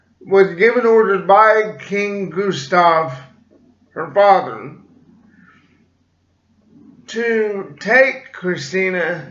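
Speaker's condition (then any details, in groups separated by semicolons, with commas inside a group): Cerebral palsy; slight speech impediment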